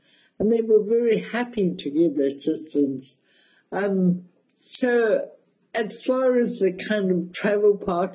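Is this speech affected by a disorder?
Yes: cerebral palsy; mild, affects balance a little and hand control, can walk, fully independent, wheelchair assistance at airports; speech affected a bit.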